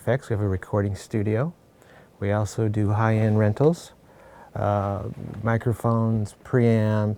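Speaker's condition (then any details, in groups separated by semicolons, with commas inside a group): No condition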